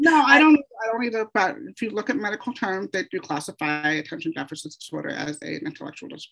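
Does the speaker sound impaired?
Yes: deafness; hard of hearing to deaf, father also deaf, reads lips very well, does not sign; voice difference often taken for foreign accent or sinus infection, once passed off as retainer.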